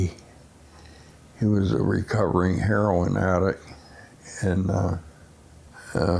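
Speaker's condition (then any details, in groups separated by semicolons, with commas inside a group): Essential tremor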